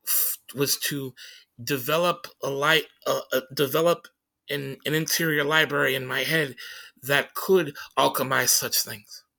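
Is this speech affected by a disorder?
Yes: stutter; stuttering during conversation; here repeated sounds, repeated words.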